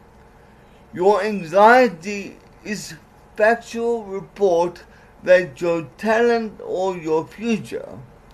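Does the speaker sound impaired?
Yes: cerebral palsy; some words unclear.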